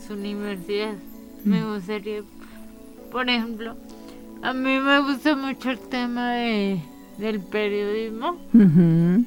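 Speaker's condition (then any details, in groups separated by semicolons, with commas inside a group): Cerebral palsy; cerebral palsy from birth complications, special programs in Leticia alternating with school in childhood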